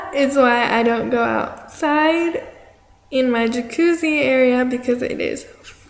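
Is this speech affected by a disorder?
Yes: cerebral palsy; affects arm.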